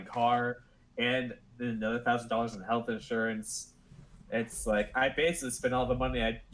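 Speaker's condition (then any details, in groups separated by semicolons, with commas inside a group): No condition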